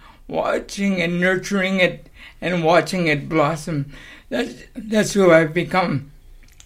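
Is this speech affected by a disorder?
Yes: cerebral palsy.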